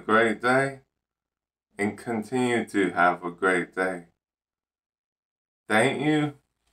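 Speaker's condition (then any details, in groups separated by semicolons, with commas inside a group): Ataxic cerebral palsy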